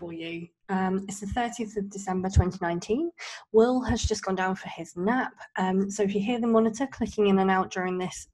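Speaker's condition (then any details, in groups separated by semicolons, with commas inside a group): Cleft lip and palate; congenital cleft, born with cleft; only three speech and language therapy sessions before discharge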